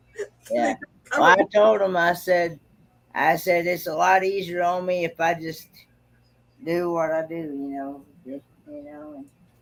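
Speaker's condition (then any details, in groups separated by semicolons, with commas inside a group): Cerebral palsy; malformed internal organs; voice recovering, sore throat after intubation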